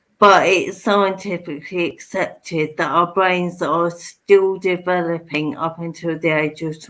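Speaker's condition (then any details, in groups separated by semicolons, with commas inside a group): Motor neurone disease; bulbar onset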